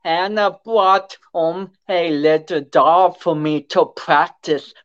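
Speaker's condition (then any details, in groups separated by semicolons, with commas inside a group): Cerebral palsy; affects speech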